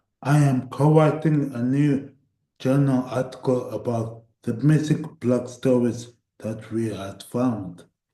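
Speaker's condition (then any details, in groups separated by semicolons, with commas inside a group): Cerebral palsy; voice tires at times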